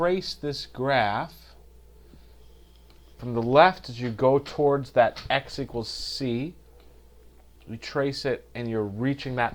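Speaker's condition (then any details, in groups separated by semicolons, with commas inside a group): No condition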